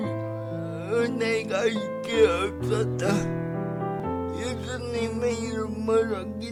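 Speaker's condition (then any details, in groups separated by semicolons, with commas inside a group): Brain lesion disability grade 1, severe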